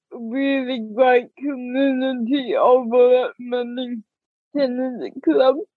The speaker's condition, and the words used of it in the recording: Cerebral palsy. For me, it affects my speech, as you can hear.